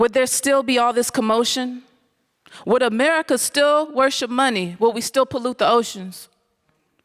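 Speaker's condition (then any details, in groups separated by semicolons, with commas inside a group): No condition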